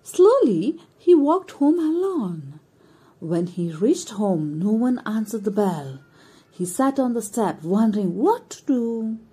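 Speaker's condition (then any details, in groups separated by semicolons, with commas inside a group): No condition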